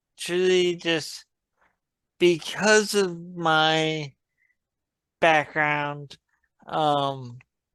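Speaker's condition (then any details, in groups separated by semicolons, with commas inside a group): Traumatic brain injury; traumatic, hit by car, three-week coma; about 10 years since injury, recovering; relearned swallowing and breathing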